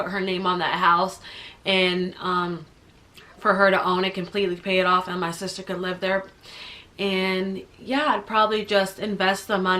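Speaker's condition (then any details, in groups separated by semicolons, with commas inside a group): No condition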